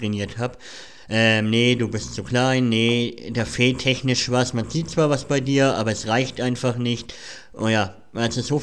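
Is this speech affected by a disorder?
Yes: cleft palate; voice may audibly show the cleft, says by the norm listeners would find podcasting unlistenable.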